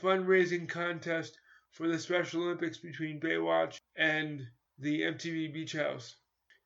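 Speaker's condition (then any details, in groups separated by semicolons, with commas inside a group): Cerebral palsy; from spinal meningitis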